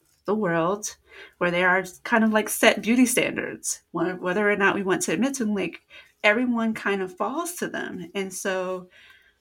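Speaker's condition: No condition

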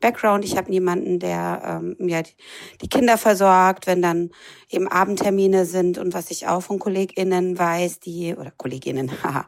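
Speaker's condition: No condition

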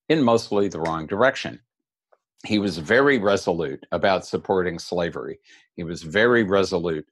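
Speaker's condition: No condition

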